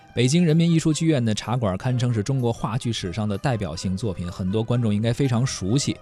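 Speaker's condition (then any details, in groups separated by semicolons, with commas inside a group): No condition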